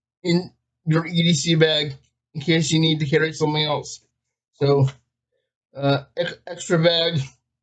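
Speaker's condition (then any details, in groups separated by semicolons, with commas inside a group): Cerebral palsy, spastic diplegia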